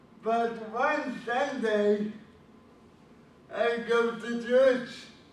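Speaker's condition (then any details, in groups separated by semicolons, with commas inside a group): Cerebral palsy; from birth, brain oxygen deprivation; speech impediment, different speech pattern, voice hard to understand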